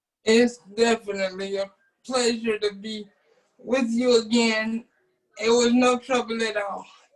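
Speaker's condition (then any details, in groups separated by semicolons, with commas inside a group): Cerebral palsy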